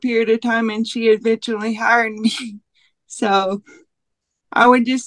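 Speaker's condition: Cerebral palsy; would like to have it

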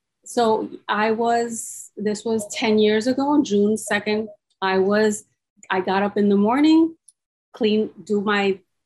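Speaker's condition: Aphasia; aphasia after massive double stroke, ischemic and hemorrhagic, onset at age 48, formerly multilingual; 10 years since stroke, still aphasic, past speech therapy, speech pathology, summer aphasia drills; could not speak at first, locked in after stroke, several aphasia phases, breakthrough, gradual improvement

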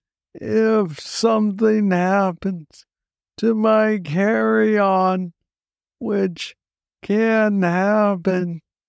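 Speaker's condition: Parkinson's disease, young onset; diagnosed age 35

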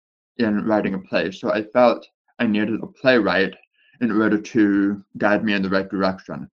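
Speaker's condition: Deafness with speech impediment, born deaf; years of speech therapy

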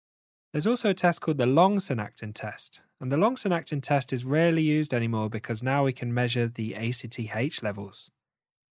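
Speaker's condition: No condition

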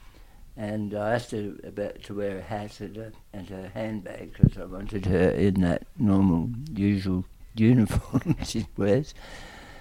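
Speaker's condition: Tongue cancer; aggressive tongue cancer

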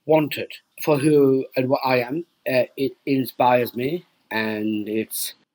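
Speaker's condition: Down syndrome

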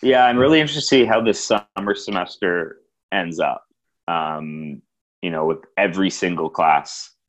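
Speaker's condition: No condition

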